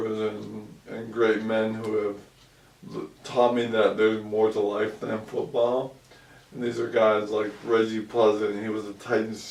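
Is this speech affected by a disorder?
Yes: ALS; about 2 years since onset.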